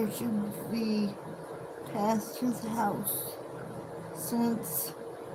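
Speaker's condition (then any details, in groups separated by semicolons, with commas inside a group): Cerebral palsy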